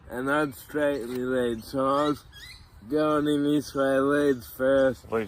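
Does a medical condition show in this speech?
Yes: cerebral palsy; from birth, tight muscles.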